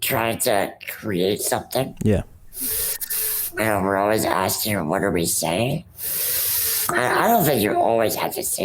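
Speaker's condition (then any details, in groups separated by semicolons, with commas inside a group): Rare muscular dystrophy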